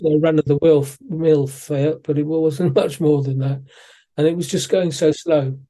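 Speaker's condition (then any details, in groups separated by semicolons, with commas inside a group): Parkinson's disease; physiotherapy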